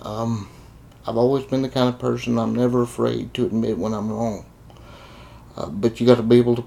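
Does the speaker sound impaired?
Yes: cerebral palsy; congenital cerebral palsy.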